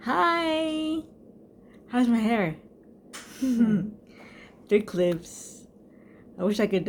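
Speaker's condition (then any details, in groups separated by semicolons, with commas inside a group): Cerebral palsy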